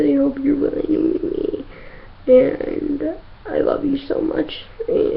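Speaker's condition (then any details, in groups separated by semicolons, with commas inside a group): Cerebral palsy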